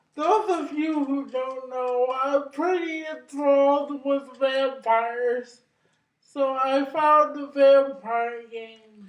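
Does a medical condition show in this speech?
Yes: cerebral palsy; brain injury.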